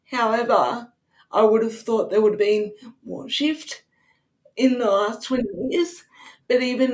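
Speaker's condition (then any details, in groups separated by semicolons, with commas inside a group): Cerebral palsy; wheelchair user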